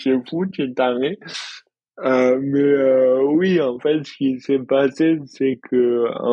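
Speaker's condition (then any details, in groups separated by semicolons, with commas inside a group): Dystonia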